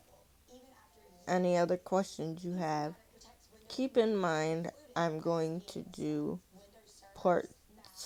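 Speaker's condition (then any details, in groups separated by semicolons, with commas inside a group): Cerebral palsy; from birth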